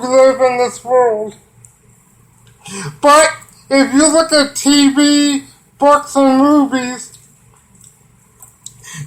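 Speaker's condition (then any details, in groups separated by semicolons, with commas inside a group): Cerebral palsy; from birth; physical therapy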